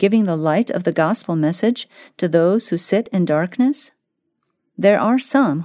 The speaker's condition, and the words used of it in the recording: No condition.